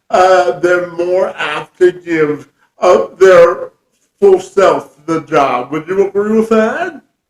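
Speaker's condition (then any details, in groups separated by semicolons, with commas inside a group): Cerebral palsy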